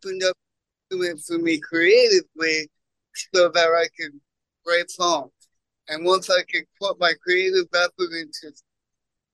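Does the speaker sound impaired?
Yes: cerebral palsy; congenital, lack of oxygen at birth, stroke-like state, left side of body, walks unassisted with limp; pulled groin muscle in bowling league, cannot walk, uses walker, band helps on and off stages.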